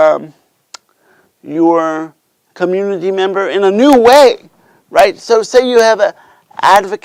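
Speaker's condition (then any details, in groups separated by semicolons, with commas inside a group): Cerebral palsy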